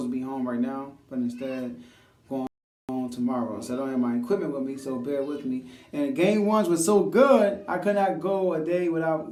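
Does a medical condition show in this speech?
No.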